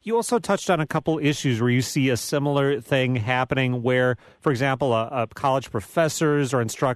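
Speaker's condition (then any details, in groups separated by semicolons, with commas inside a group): No condition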